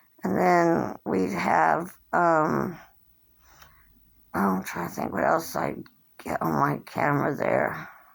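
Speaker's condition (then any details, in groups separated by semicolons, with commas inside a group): Cerebral palsy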